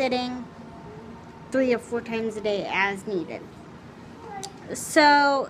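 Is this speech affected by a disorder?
Yes: cerebral palsy, spastic, severe.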